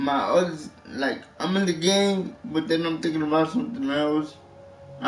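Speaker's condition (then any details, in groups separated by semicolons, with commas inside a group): Cerebral palsy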